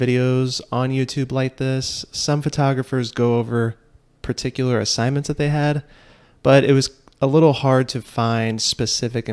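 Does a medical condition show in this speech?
No.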